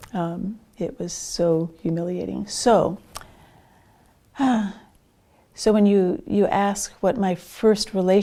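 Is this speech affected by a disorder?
No.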